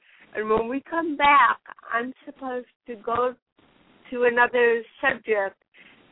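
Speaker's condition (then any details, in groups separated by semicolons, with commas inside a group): Cerebral palsy; since birth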